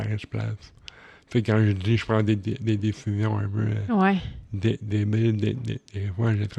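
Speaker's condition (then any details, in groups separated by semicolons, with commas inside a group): Cerebral palsy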